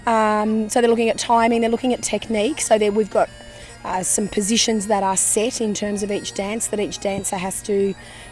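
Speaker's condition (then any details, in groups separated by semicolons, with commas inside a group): No condition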